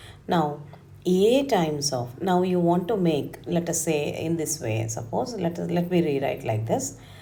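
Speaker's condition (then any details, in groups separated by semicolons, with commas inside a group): No condition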